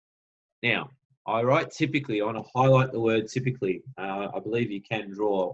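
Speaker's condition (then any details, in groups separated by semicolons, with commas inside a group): No condition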